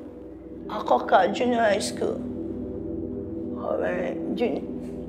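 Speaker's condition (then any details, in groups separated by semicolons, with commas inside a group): Severe cerebral palsy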